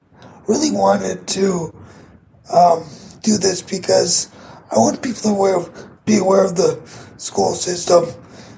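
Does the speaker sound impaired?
Yes: cerebral palsy; cerebral palsy from brain bleed, very tight muscles, trouble walking, needs help walking and toileting, dad assists daily; condition audible in voice.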